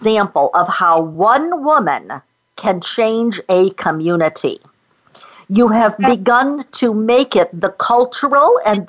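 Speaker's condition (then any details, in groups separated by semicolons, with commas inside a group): No condition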